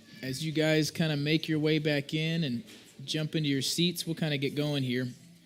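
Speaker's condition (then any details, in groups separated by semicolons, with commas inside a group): No condition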